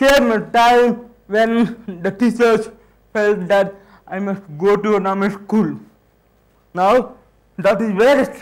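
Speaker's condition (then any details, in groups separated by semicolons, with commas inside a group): Cerebral palsy; hinders speech, sounds childlike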